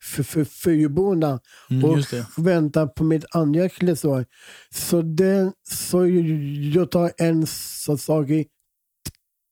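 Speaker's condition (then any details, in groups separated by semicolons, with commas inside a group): Down syndrome; 32 years with condition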